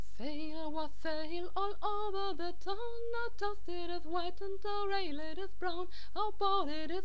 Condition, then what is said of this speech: None; typical speech.